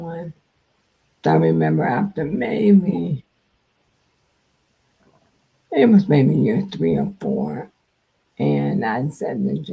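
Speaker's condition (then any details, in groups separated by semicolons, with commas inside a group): Multiple sclerosis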